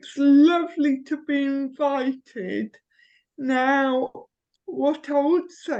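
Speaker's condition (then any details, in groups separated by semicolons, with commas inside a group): Cerebral palsy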